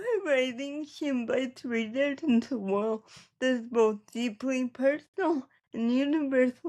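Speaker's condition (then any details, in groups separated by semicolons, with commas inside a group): Cerebral palsy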